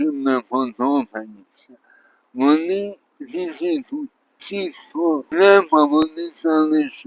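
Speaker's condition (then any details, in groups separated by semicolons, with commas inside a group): Traumatic brain injury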